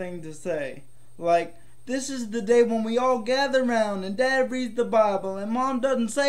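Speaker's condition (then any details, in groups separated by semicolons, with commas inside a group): Cerebral palsy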